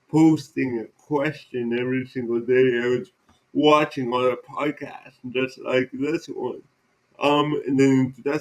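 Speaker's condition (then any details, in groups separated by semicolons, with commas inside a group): Cerebral palsy; present from birth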